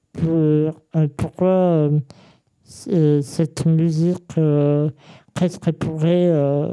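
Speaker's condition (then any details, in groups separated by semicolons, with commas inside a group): Congenital muscular dystrophy; present from birth, genetic protein-related cause, muscles stayed thinner and weaker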